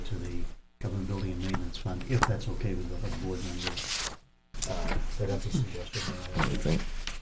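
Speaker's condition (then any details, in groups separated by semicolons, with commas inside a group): No condition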